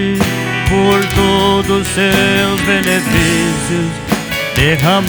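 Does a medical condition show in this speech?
No.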